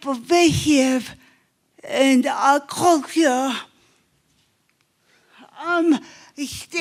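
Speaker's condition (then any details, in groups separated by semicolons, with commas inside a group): Cerebral palsy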